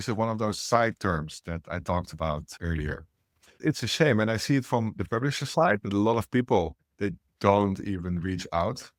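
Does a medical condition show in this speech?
No.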